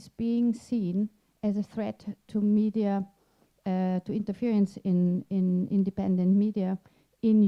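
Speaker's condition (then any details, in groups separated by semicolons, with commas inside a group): No condition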